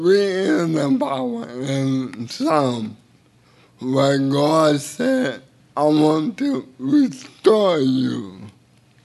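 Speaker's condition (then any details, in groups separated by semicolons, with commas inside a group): Cerebral palsy; involuntary hand movements; speech a little unclear, a little difficult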